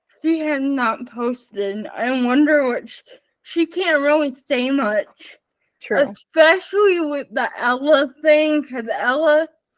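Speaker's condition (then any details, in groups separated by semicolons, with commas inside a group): Spastic cerebral palsy, mixed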